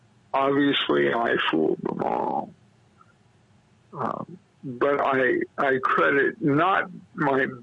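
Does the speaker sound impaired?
Yes: cerebral palsy; breathing problems at birth.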